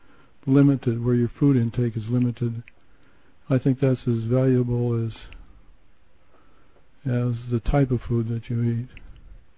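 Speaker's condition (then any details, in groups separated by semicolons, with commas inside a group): Parkinson's; Bowen therapy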